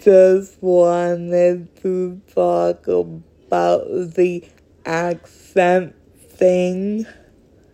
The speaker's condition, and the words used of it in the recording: ALS (motor neuron disease). And this is what I'm supposed to have talk breaks.